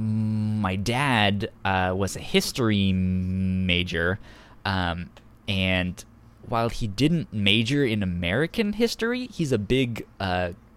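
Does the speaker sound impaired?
Yes: stuttering; described as speech impediment; stutters when talking, stutter sometimes mistaken for shivering from cold; here prolonged sounds.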